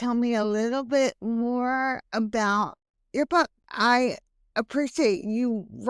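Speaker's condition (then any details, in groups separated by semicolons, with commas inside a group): Hemiplegic cerebral palsy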